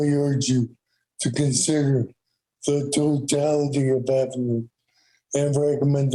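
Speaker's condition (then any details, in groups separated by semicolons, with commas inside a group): ALS; hands affected; FVC 37% then 45% predicted, experimental cell therapy; speech no longer affected by shortness of breath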